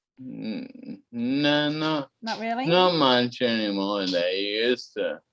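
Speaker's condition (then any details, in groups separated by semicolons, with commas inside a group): Cerebellar ataxia; brain cause, wheelchair; unable to walk since age 11; speech affected, hard to understand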